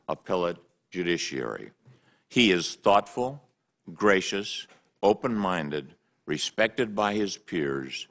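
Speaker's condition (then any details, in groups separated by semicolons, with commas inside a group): No condition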